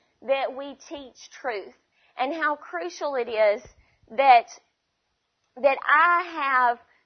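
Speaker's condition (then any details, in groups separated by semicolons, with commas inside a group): No condition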